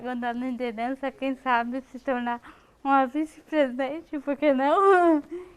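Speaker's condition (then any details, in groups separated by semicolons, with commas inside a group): Cerebral palsy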